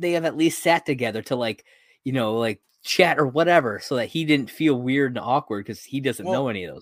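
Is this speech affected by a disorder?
No.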